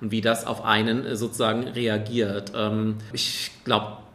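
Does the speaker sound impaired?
No.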